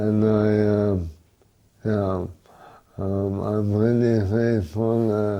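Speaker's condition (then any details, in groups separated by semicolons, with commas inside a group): MND/ALS; progressive; since 2013; poor speech at onset, slow speech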